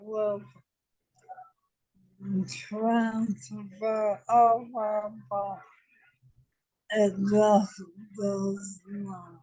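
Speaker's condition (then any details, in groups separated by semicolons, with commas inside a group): ALS; diagnosed almost five years ago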